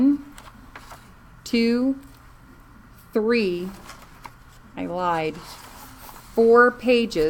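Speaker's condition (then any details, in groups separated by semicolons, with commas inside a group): No condition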